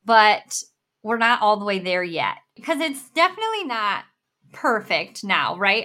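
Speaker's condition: Bilateral cleft lip and palate; congenital

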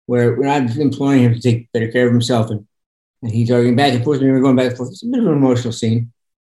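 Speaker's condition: Parkinson's; voice sometimes monotone

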